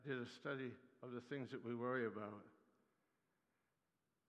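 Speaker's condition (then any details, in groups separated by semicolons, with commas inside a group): Parkinson's disease; Parkinson's attacks muscles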